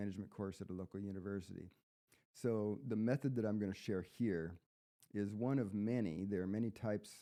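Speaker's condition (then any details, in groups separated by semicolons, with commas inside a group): No condition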